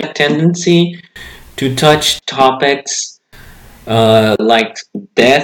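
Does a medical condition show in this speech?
No.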